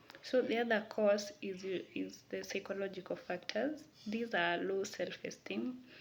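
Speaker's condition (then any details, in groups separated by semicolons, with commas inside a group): No condition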